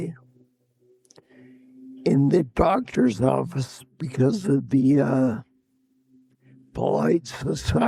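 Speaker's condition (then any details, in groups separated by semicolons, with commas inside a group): Spinocerebellar ataxia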